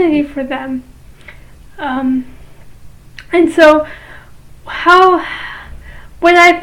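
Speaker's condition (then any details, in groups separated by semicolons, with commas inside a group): Cerebral palsy, mild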